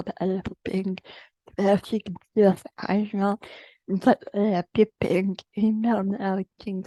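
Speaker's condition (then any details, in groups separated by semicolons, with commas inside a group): Generalized dystonia; generalized, leg weakness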